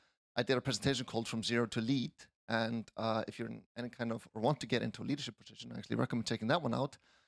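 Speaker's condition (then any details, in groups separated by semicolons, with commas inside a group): No condition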